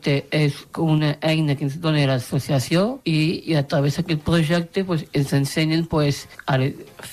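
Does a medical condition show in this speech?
Yes: Down syndrome; genetic, three copies of chromosome 21, intellectual disability.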